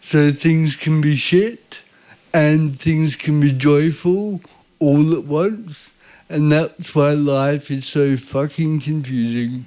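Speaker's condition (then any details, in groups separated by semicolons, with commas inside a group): Cerebral palsy; visible disability, walks with pelvis leaning and upper body leaning slightly back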